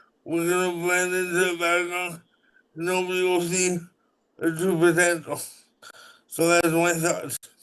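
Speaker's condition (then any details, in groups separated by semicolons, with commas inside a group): Cerebral palsy; wheelchair user; audible speech impairment, variable days, sometimes not understood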